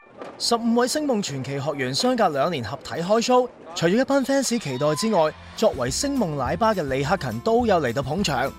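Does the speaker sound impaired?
No.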